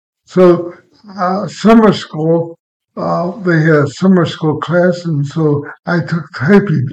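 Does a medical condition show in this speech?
Yes: cerebral palsy, mild; present from birth, birth injury affecting motor skills, diagnosed around age 65 at Mayo Clinic, not severely affected; walks on toes, walks fast, shuffles feet, slips and falls on uneven ground; speech a little slurred, choked about a dozen times, swallowing affected.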